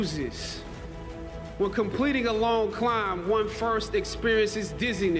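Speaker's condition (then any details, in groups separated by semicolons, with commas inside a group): No condition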